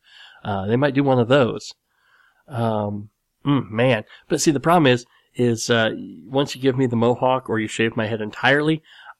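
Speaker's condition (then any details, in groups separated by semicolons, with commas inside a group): Cleft lip and palate; nose still slightly crooked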